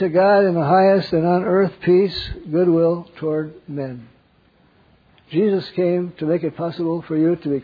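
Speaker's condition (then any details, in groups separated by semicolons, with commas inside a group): Parkinson's; wakes up around 3 am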